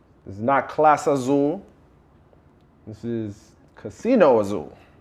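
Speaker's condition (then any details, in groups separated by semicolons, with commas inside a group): No condition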